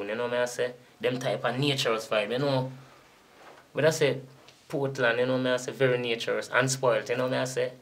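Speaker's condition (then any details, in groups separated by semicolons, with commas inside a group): No condition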